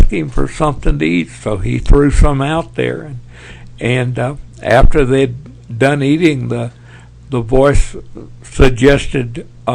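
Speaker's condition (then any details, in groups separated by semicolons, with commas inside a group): Parkinson's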